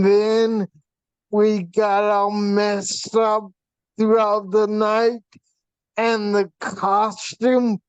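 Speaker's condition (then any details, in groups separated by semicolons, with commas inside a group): Vp shunt failure, brain pressure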